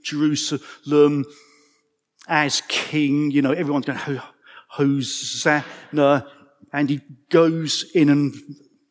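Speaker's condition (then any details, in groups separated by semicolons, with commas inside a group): Stammer; man aged 55; stammer audible in speech; blocks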